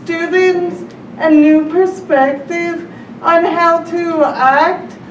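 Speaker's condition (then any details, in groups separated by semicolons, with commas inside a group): Traumatic brain injury; injured at age 10, relearned everything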